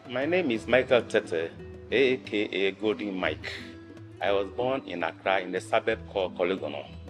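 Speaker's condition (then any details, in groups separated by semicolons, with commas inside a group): No condition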